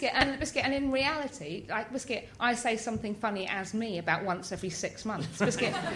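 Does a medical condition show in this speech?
Yes: Tourette's syndrome; neurological tic disorder, tics since about age six, believed inherited, intensified in early 20s; frequent vocal tics, hedgehog, geronimo, some rude tics; frequent vocal tics interrupt speech, some obscene tics, noticeable noises.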